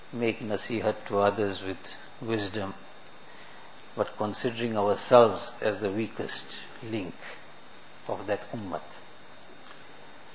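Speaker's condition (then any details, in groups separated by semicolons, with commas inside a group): No condition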